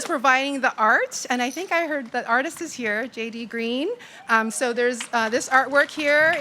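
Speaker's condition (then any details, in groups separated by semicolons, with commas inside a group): No condition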